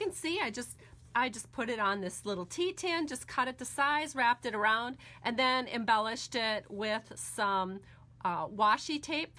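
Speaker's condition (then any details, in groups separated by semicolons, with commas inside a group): No condition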